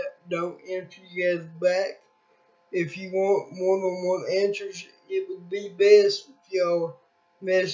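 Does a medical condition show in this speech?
Yes: cerebral palsy.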